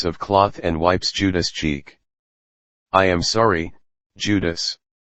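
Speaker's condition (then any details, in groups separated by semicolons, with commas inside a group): No condition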